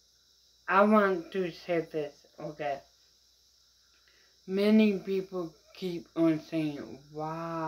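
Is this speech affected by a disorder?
Yes: mild cerebral palsy.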